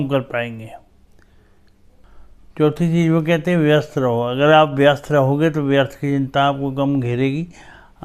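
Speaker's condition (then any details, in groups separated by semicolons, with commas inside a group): Cerebral palsy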